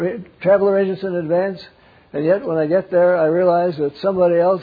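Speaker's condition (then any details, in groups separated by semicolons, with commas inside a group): Parkinson's; wakes up around 3 am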